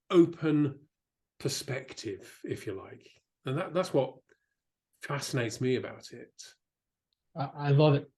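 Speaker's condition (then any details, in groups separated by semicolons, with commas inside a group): No condition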